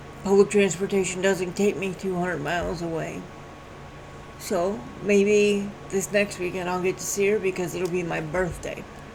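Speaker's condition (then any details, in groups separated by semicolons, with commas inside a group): Cerebral palsy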